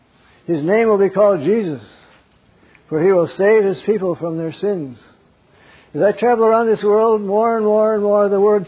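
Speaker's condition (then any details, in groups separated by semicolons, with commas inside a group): Parkinson's; wakes up around 3 am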